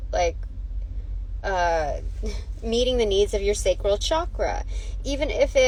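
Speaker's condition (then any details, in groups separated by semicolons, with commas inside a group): No condition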